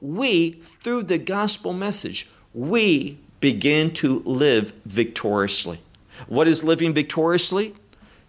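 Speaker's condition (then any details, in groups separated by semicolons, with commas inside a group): No condition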